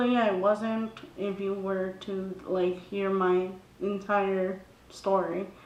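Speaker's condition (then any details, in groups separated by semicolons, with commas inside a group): Cerebral palsy; brain damage, from birth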